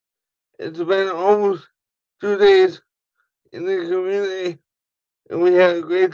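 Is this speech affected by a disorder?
Yes: cerebral palsy; motor skills affected, pain up and down body, everything difficult, formerly helped by Fanta with doors, laundry; voice affected once in a while, talks funny sometimes, mental capability unaffected.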